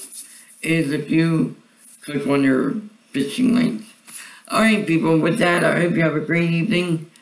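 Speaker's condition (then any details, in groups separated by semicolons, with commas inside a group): Cerebral palsy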